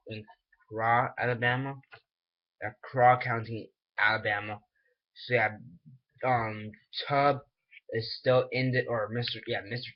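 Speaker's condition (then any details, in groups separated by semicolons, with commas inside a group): No condition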